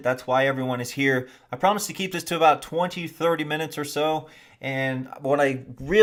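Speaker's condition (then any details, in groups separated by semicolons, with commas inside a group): No condition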